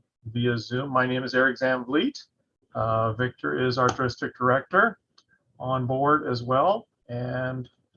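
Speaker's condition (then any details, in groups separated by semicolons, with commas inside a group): No condition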